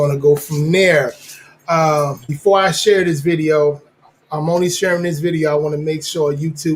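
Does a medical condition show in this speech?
No.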